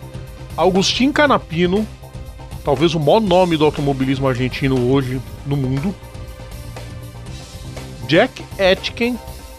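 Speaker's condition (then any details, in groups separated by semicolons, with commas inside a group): No condition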